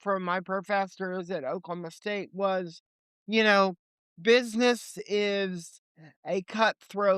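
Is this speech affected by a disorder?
Yes: cerebral palsy; limited mobility, legs.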